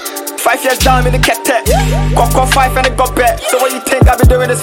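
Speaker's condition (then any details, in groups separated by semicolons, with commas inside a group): No condition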